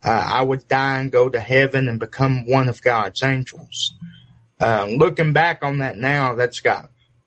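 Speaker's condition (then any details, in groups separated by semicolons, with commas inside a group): Cerebral palsy; uses electric wheelchair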